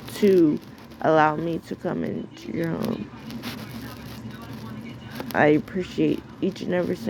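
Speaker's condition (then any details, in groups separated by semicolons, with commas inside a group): Cerebral palsy; sounds out of breath after therapy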